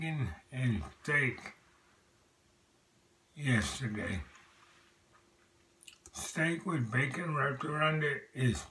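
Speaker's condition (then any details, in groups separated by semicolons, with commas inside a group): Multiple sclerosis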